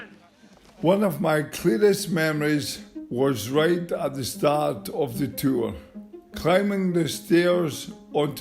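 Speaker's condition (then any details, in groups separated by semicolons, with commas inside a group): Motor neurone disease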